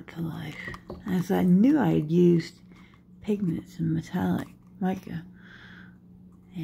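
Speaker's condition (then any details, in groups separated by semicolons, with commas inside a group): Dystonia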